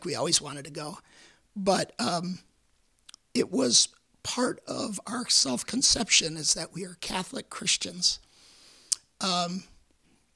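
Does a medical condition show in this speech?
Yes: vocal cord cancer, repeated surgery; Hodgkin's lymphoma diagnosed at age 36, 19 vocal cord surgeries, chemotherapy causing mouth pain; a few weeks after 19th vocal cord surgery at University of Michigan, about 17 years since diagnosis.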